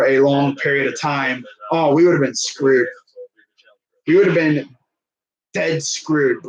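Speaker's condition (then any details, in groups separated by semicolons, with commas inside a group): No condition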